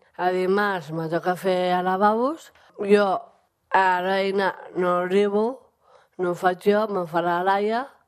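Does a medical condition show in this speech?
Yes: Down syndrome; 35% disability rating, adult aged 34; weekly speech therapy (logopèdia) session on wednesdays.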